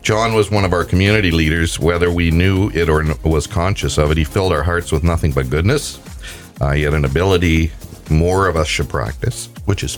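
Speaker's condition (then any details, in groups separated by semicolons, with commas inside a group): No condition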